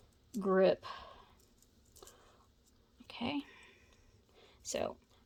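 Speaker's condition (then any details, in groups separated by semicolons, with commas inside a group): No condition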